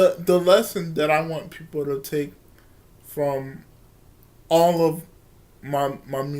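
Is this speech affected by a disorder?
Yes: cerebral palsy; from birth, wheelchair user.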